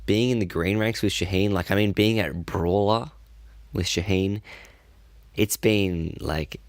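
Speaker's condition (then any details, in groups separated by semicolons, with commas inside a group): No condition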